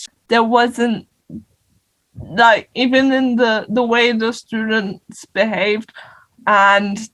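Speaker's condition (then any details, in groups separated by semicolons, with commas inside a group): Cerebral palsy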